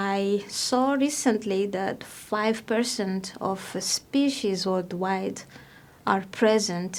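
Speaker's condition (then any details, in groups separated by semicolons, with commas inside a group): No condition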